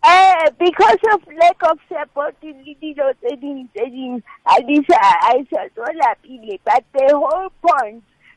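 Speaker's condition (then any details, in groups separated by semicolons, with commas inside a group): Cerebral palsy; since childhood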